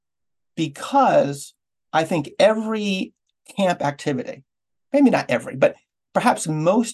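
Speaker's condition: Stuttering; childhood onset, school-based weekly one-hour one-on-one speech therapy at ages 5-7; stutter persists into adulthood, expects to stutter during this conversation; tense, effortful struggle initiating words, more disfluency on valued words such as own name; prolonged sounds, blocks

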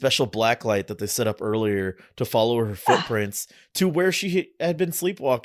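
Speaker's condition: No condition

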